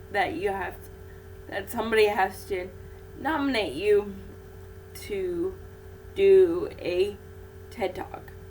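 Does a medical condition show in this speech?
Yes: cerebral palsy; infant ventilator.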